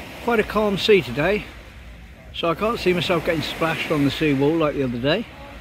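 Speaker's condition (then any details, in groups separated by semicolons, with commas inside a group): No condition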